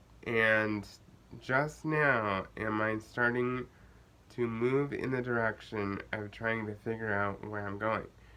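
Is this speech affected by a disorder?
Yes: cerebral palsy.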